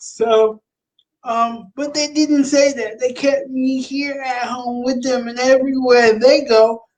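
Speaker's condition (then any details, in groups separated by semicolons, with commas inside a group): Cerebral palsy; spastic quadriplegic, all four limbs; sometimes cannot control tongue and speech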